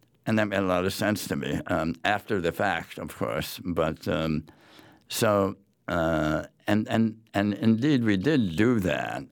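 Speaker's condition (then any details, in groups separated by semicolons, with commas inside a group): Head and neck cancer; before diagnosis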